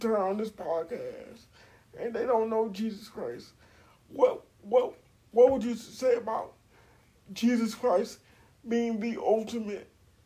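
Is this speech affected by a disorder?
Yes: cerebral palsy; uses wheelchair, age 42.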